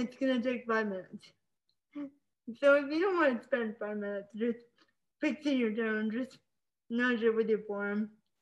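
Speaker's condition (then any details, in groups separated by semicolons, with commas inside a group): Spastic cerebral palsy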